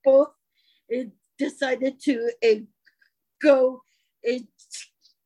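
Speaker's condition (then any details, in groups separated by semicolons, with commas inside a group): Stuttering; attended a speech course; blocks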